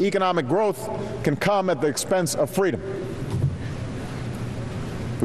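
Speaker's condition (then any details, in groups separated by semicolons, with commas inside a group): No condition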